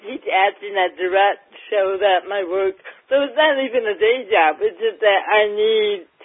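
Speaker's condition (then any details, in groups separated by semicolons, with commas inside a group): Cerebral palsy; lack of oxygen at birth, not breathing 45 minutes, emergency c-section, diagnosed around age 2, affects gait; mild; mildly affects speech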